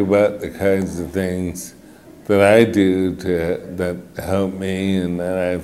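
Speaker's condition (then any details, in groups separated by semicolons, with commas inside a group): Mitochondrial disorder; affects speech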